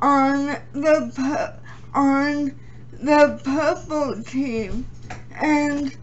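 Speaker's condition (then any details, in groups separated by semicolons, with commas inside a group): Cerebral palsy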